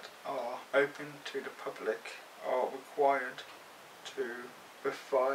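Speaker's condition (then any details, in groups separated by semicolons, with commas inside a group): Cerebral palsy; mild, affects muscles and speech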